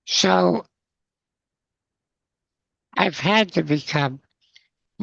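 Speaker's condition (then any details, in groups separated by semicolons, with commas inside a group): Spinal muscular atrophy, congenital; progressive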